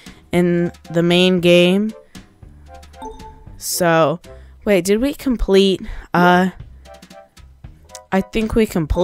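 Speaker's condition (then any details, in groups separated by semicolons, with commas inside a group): No condition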